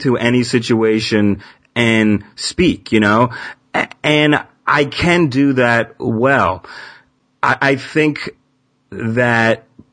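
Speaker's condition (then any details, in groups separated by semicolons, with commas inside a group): Stuttering; person who stutters, working on stuttering, okay stuttering in front of people; anxiety about stuttering or social communication has paralyzing effect; repeated words, prolonged sounds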